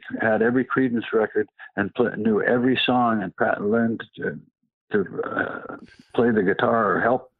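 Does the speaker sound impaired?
Yes: Parkinson's; past cancer.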